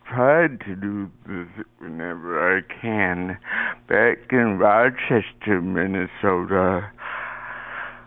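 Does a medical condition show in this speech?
Yes: cerebral palsy.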